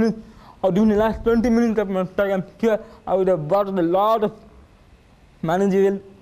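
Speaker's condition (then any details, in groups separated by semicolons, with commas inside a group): Cerebral palsy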